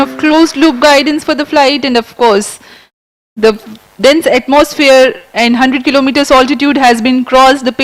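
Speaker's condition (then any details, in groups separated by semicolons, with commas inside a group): No condition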